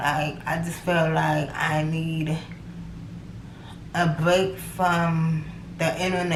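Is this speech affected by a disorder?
Yes: cerebral palsy.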